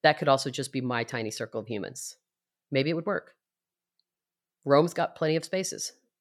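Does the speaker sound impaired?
No.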